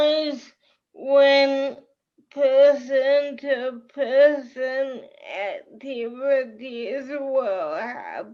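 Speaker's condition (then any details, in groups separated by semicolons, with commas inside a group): Cerebral palsy; powerchair user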